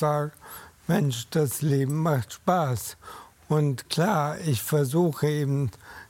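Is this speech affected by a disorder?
Yes: ALS; almost 10 years since diagnosis, companion Cassandra Menten, alternative therapies tried, cannot go out alone.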